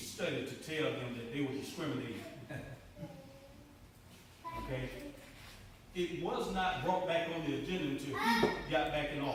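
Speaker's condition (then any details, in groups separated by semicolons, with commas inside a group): No condition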